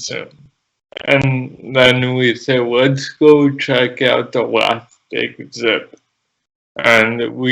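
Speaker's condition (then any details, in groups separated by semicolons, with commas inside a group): Cerebral palsy; present from birth, childhood physical therapy; runs competitively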